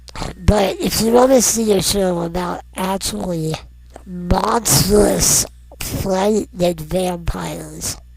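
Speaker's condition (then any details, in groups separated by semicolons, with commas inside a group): Non-progressive muscular dystrophy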